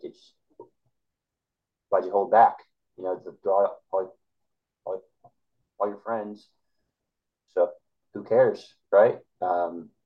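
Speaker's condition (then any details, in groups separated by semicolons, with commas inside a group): Stuttering; stutter since childhood, known to classmates at earlier school before 7th grade; uses small talk to avoid stuttering, talked little as child, discloses stutter, training others builds confidence; repeated sounds, blocks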